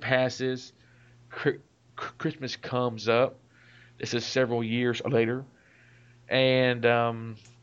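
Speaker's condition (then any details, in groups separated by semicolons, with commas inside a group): Stuttering; noticeable stuttering in conversation, worse under psychological stress, silently uses swear word to release stammers; repeated sounds, blocks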